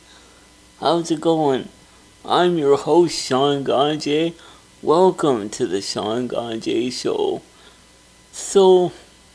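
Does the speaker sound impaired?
Yes: cerebral palsy; wheelchair user.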